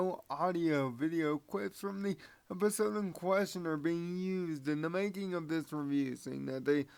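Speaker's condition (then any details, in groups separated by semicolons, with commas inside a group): Cerebral palsy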